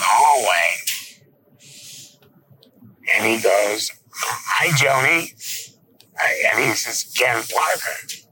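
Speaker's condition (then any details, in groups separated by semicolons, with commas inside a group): Laryngectomy; esophageal speech, presses on neck daily to talk, rattles esophagus like vocal cords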